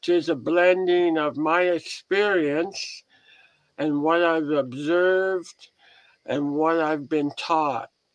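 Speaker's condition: Head and neck cancer surgery; crooked head since

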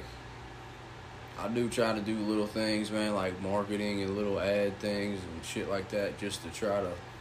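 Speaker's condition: No condition

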